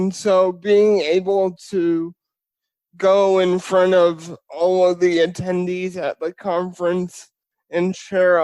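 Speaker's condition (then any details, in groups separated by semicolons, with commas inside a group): Spastic cerebral palsy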